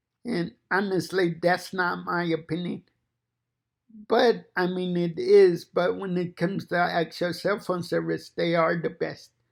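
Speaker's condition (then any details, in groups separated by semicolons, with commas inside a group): Cerebral palsy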